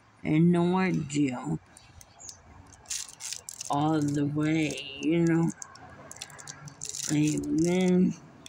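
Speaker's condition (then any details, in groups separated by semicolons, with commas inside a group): Muscular dystrophy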